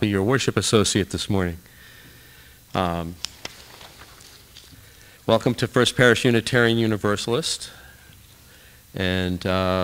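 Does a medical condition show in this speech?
No.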